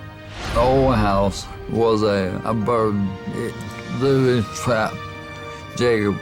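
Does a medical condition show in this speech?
Yes: ALS; weakened muscles; speech affected.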